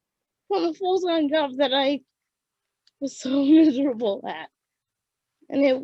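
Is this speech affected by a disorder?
Yes: cerebral palsy; birth oxygen deprivation.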